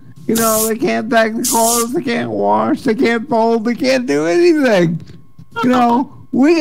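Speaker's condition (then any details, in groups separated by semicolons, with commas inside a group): Cerebral palsy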